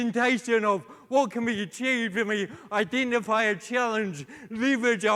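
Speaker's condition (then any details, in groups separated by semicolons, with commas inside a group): Cerebral palsy; limbs a little shaky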